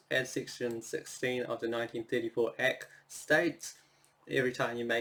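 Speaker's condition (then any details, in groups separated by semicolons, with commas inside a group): No condition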